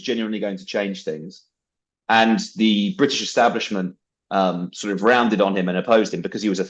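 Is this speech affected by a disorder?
No.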